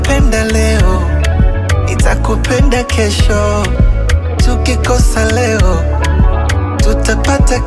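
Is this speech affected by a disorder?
No.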